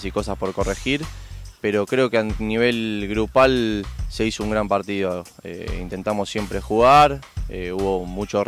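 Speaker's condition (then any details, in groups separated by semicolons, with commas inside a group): No condition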